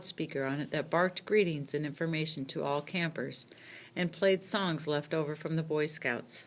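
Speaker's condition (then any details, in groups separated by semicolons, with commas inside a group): No condition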